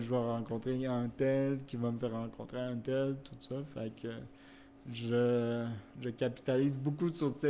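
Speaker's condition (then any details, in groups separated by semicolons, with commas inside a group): Cerebral palsy; wheelchair use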